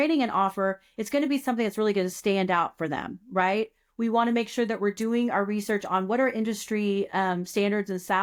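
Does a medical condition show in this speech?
No.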